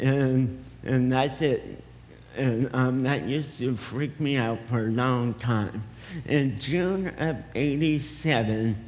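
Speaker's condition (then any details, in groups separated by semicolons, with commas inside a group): Cerebral palsy; affects speech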